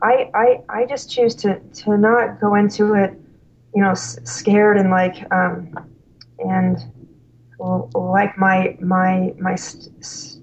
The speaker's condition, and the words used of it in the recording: Stuttering. So it's not like, oh, here's my stuttering, and I'm at the mercy of this thing.